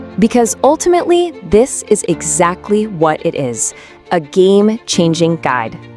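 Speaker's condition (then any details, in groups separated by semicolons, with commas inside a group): No condition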